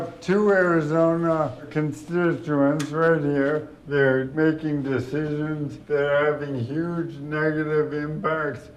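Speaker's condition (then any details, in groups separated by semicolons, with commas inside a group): ALS; rapidly progressing whole-body paralysis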